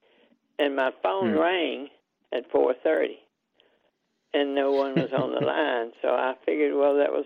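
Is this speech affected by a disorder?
Yes: Parkinson's disease; age 85.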